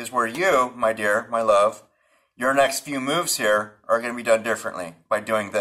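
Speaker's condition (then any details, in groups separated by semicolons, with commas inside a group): No condition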